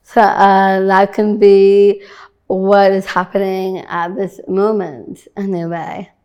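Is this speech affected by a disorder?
Yes: Down syndrome.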